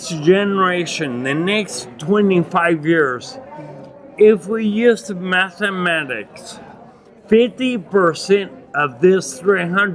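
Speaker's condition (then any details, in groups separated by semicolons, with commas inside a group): Acquired ataxia with dysarthria, acquired; Lance-Adams syndrome; speaking feels like elephant on chest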